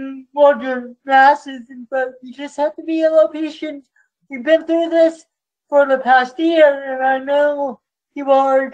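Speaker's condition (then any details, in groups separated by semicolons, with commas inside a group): Cerebral palsy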